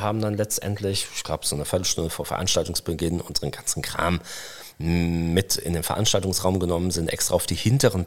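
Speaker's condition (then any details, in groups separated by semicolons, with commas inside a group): No condition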